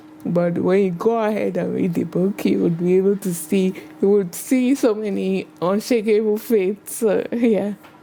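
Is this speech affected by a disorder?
Yes: cerebral palsy; acquired after early childhood injection; onset at age three, about twenty years since.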